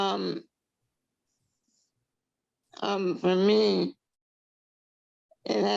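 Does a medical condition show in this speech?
Yes: traumatic brain injury.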